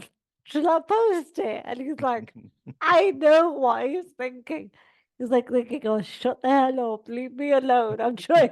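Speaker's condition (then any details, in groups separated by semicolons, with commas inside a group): Cerebral palsy; all four limbs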